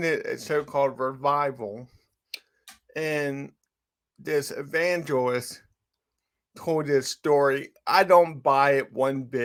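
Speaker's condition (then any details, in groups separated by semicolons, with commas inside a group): Cerebral palsy; from birth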